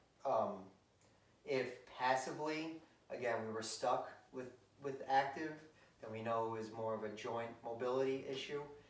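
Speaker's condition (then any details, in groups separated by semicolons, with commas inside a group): No condition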